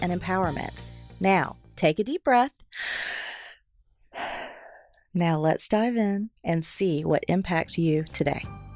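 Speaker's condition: No condition

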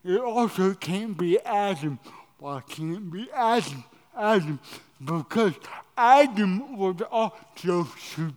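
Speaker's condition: Cerebral palsy

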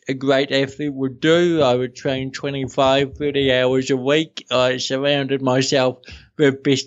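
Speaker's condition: Cerebral palsy; age 33, fully walking and fully speaking

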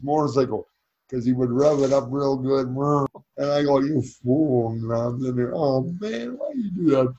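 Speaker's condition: Cerebral palsy; spastic

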